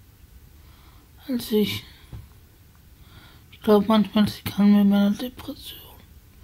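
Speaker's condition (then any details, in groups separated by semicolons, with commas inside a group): Spasticity from birth; multiple sclerosis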